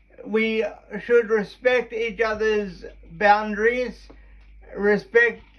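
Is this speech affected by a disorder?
Yes: cerebral palsy.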